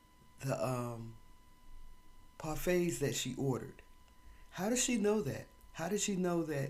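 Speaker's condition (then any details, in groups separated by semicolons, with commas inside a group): No condition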